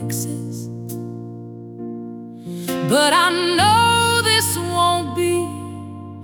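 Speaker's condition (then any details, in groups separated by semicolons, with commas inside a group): No condition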